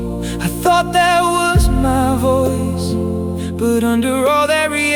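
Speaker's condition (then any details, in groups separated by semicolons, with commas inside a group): No condition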